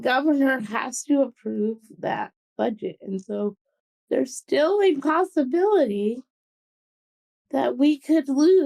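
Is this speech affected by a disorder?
Yes: cerebral palsy.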